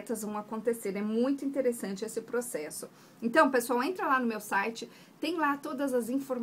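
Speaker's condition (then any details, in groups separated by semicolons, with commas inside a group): No condition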